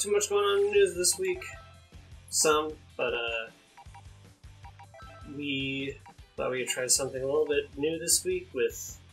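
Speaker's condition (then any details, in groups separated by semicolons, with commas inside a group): No condition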